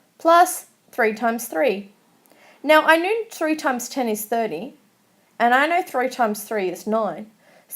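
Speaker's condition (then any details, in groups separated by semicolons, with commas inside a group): No condition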